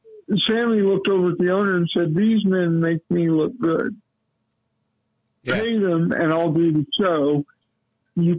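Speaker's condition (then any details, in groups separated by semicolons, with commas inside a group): Cerebral palsy; lifelong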